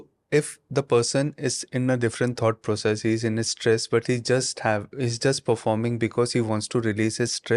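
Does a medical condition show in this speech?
No.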